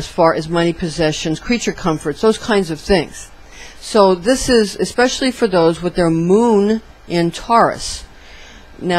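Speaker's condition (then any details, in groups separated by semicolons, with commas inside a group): No condition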